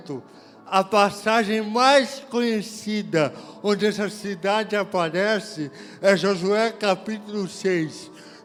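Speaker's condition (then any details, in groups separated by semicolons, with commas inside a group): Cerebral palsy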